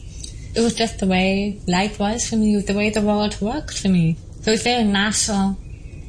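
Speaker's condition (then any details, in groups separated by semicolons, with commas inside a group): Deafness; congenital deafness, relies on lip reading, sensitive to vibration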